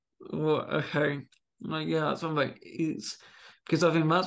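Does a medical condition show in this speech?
Yes: stammer; first word at 4 or 5, very severe in childhood, weekly speech therapy first 10 years; block stammer, not prolonged, no stammering alone, most fluent when wanting to stammer; here prolonged sounds, blocks.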